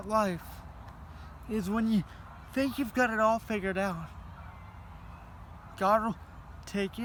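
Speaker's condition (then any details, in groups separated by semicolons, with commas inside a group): Cerebral palsy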